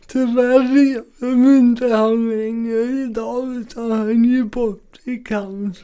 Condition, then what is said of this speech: Cerebral palsy. Det sitter ju mest på talet och balansen